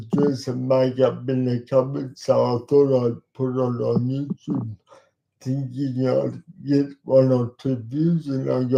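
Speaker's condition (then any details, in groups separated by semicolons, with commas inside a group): Cerebral palsy; talks slowly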